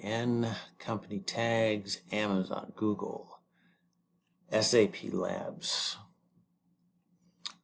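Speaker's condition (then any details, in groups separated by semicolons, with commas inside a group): No condition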